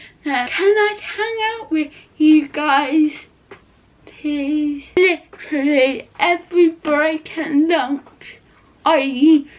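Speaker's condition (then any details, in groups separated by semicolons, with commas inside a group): Cerebral palsy; not quadriplegic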